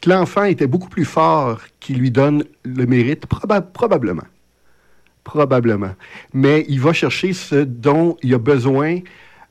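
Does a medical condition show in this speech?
Yes: stuttering; lifelong stuttering, genetic component stated, psychological and physiological wall to cross each time to speak; often unable to get words out when speaking; here repeated sounds.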